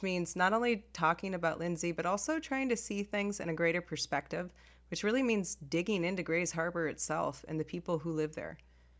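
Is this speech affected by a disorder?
No.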